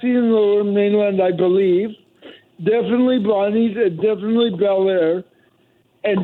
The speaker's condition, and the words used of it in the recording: Cerebral palsy. And the aggression was, if any at all, was in my voice.